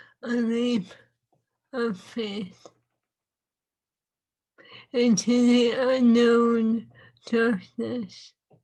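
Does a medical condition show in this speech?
Yes: ALS; swallowing lost.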